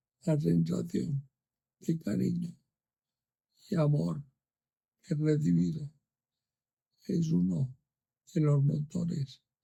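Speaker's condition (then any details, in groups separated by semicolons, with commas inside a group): Amyotrophic lateral sclerosis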